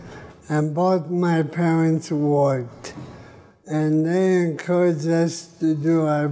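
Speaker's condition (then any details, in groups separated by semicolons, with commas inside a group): ALS (Lou Gehrig's disease)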